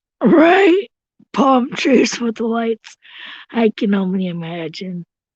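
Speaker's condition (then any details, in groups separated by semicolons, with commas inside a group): Cerebral palsy; visible disability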